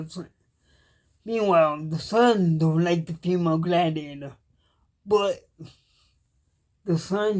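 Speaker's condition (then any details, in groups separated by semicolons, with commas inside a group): Cerebral palsy; cannot walk, uses wheelchair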